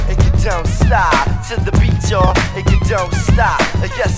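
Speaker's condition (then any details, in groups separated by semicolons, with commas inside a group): No condition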